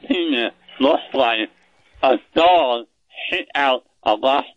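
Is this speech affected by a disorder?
Yes: speech impediment; cause unknown, pneumonia in 2019, on ventilator; mushmouth voice.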